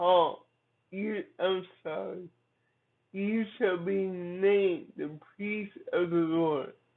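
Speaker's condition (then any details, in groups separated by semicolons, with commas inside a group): Cerebral palsy; from birth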